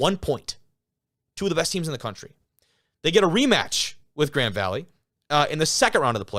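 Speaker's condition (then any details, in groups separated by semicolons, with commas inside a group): No condition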